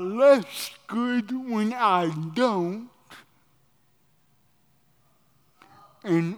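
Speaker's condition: Cerebral palsy

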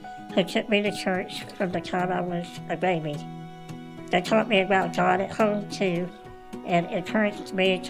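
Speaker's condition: Cleft lip and palate, Goldenhar syndrome; congenital Dolgen Harris syndrome, no right ear or lung, missing right jawbone

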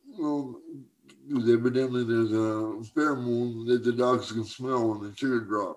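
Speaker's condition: Cerebral palsy; uses wheelchair for mobility

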